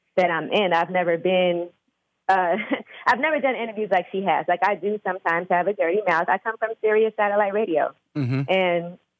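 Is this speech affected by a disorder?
No.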